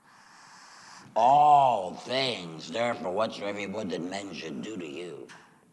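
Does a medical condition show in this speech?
Yes: laryngectomy; chemo and radiation.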